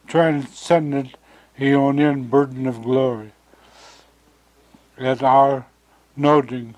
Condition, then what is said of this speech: Stroke. His voice is shaky, but his spirit carries a strong conviction.